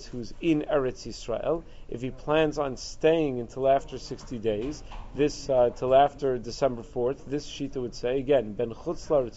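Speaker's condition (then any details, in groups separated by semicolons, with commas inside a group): No condition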